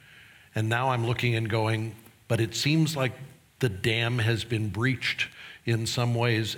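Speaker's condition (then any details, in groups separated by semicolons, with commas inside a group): No condition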